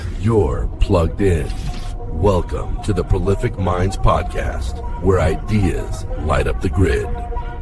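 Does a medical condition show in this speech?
No.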